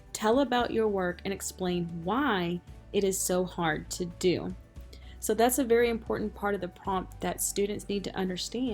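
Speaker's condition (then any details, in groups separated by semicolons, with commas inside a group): No condition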